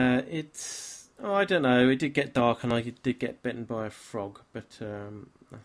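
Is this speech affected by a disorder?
No.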